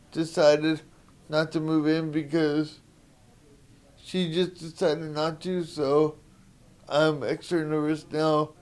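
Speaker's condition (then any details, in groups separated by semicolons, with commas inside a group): Spastic quadriplegic cerebral palsy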